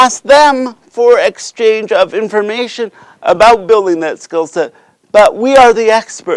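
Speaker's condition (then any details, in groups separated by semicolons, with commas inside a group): Cerebral palsy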